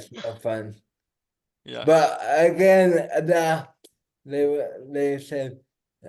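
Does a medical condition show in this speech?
Yes: cerebral palsy.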